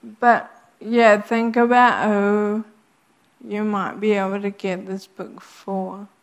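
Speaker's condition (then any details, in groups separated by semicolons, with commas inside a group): Friedreich's ataxia; cannot speak if quiet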